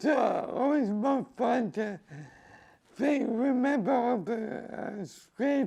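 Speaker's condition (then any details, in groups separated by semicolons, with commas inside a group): Cerebral palsy; from birth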